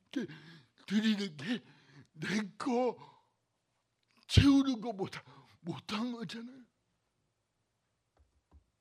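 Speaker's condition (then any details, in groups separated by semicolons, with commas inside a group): Cerebral palsy; may need reoperation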